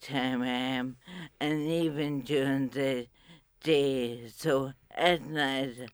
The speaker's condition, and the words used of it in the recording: ALS (motor neuron disease). Well, my speech has definitely consistently deteriorated.